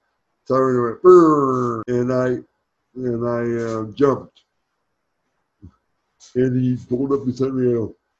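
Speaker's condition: Cerebral palsy; since birth

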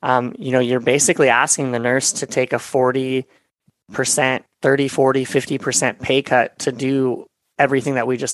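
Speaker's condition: Cleft palate and lip; hip bone grafted into mouth

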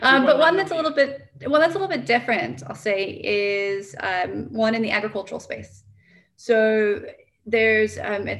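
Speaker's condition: No condition

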